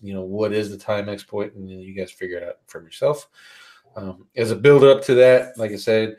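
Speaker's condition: No condition

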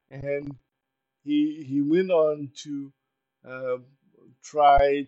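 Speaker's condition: Cerebral palsy; uses power wheelchair

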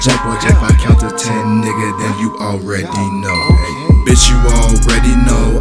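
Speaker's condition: No condition

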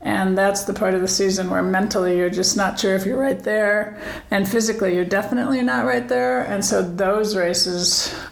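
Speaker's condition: No condition

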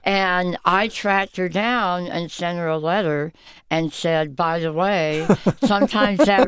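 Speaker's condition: Oral cancer, half tongue removed, partial glossectomy; oral cancer under tongue, half tongue and part jaw removed

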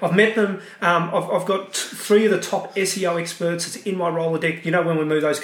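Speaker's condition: No condition

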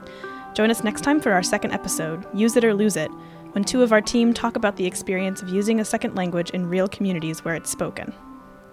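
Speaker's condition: No condition

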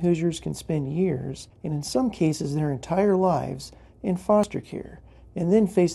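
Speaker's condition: No condition

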